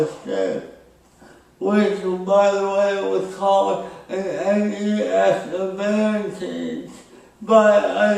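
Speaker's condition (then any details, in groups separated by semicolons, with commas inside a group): Speech impairment after birth surgery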